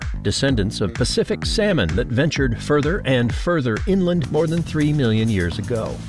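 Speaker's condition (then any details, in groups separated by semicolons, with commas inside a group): No condition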